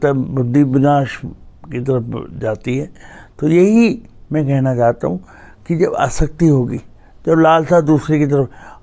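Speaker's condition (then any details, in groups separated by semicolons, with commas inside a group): Cerebral palsy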